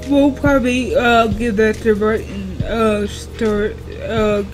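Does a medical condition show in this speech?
Yes: cerebral palsy; wheelchair user, placed in special needs classes, told would not be able to read.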